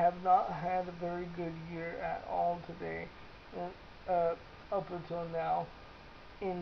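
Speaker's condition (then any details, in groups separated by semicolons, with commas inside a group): Cerebral palsy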